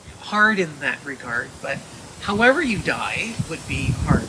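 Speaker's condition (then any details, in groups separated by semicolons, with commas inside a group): No condition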